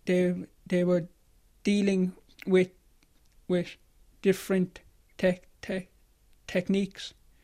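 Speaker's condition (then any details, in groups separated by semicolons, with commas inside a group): Stammering; stammer since at least age 8, persists into adulthood, speech therapy age 8 to 14 unhelpful; attending adult stammering course, learning voluntary stammering to gain control; repeated sounds, repeated words, blocks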